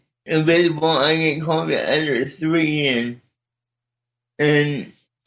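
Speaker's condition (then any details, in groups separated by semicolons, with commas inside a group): Cerebral palsy; spastic type, right side only; speech not affected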